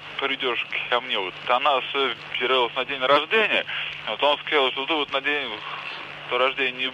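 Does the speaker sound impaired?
Yes: stuttering; mild stuttering since childhood; stuttering on live phone call, brief on-air hypnosis session for stutter by Yuri Longo; slight stutter, fluent repeating short phrases under suggestion, says such relief lasts about an hour; here prolonged sounds.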